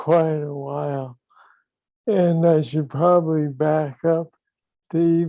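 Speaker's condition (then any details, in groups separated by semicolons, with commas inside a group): Young onset Parkinson's disease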